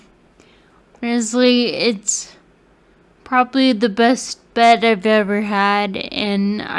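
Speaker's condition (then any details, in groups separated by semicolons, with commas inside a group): Friedreich's ataxia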